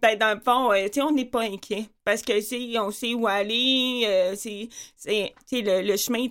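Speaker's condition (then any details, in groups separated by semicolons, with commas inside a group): Profound deafness with cochlear implant, congenital; born 100% deaf, cochlear implant by Dr. Ferron at Hôtel-Dieu de Québec, cochlear electrodes, external magnet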